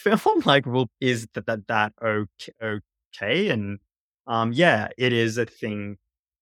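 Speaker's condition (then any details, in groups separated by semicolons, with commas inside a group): Stutter; stutter with blocks at times; Siri on iPhone misunderstands or interrupts, listeners on calls sometimes say not stuttering; repeated sounds, blocks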